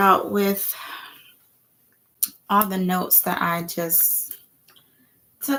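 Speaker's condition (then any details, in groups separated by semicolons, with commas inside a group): No condition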